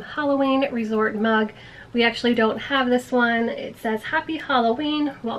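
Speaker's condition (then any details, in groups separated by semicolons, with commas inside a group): No condition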